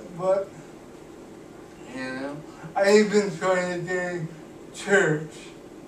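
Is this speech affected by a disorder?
Yes: cerebral palsy; cannot walk, uses wheelchair.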